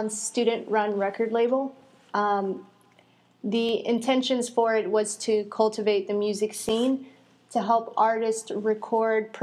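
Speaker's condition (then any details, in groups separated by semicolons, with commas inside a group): No condition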